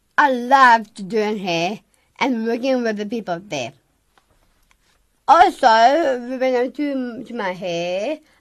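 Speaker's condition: Down syndrome; age 20

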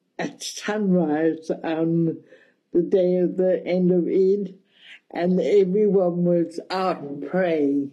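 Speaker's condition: Cerebral palsy, mild; speech mildly affected

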